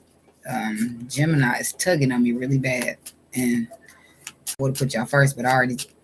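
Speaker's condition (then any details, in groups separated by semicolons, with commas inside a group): No condition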